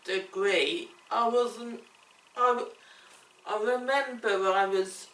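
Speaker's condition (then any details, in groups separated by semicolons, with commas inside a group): Cerebellar ataxia; affects speech and swallowing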